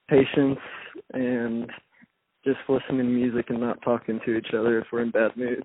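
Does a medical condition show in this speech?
No.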